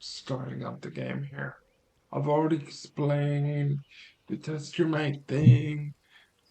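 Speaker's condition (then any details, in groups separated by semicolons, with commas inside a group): Cerebral palsy; limbs affected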